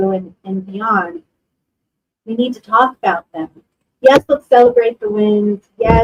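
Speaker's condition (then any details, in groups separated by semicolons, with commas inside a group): No condition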